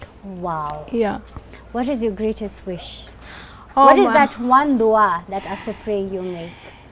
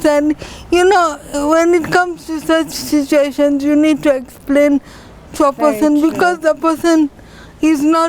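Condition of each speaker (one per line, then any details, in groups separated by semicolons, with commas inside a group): No condition
Cerebral palsy; from birth; 31 years since birth, not walking, stem cell therapy planned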